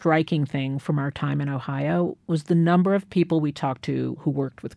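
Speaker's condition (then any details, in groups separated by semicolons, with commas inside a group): No condition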